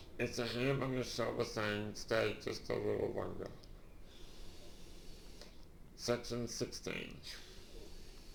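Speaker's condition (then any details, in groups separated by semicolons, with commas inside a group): Duchenne muscular dystrophy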